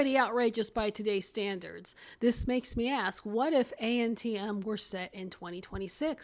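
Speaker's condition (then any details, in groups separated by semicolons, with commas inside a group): No condition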